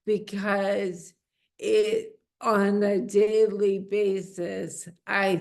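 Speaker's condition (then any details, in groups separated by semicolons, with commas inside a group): Amyotrophic lateral sclerosis; onset left foot dragging, progressing to limp; diagnosed about a year after symptom onset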